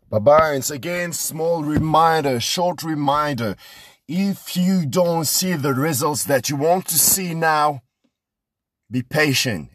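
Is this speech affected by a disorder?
No.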